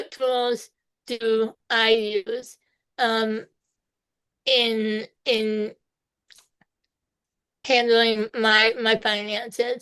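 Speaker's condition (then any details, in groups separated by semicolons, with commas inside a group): Spinal muscular atrophy type two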